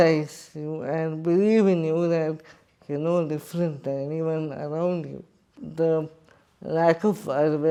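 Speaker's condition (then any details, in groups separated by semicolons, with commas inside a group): Cerebral palsy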